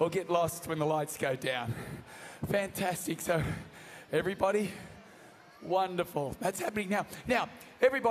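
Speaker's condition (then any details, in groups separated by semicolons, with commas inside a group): No condition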